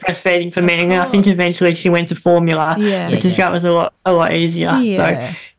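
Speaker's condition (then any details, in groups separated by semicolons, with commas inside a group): Bilateral cleft lip and palate; throat operation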